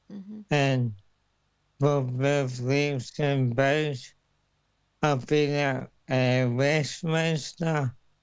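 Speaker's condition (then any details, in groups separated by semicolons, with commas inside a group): Motor neurone disease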